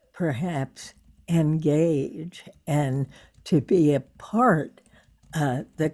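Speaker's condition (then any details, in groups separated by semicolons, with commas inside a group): Spasmodic dysphonia; sound of voice off-putting to some listeners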